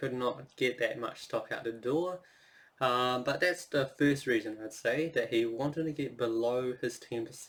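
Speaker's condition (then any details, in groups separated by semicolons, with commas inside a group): No condition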